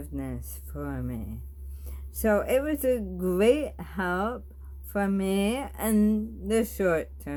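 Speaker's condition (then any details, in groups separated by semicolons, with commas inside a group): Bulbar ALS, bulbar onset; mucus affecting night breathing, dry mouth, trouble holding jaw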